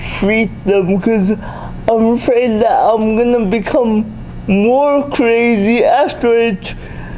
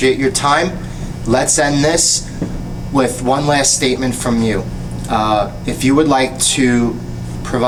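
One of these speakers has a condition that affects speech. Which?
The first: cerebral palsy; from birth, cannot walk; able to speak.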